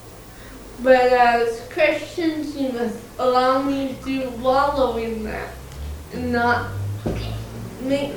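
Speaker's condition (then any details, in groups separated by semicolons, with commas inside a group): Cerebral palsy, mild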